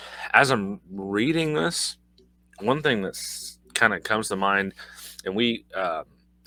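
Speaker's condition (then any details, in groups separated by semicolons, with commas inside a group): No condition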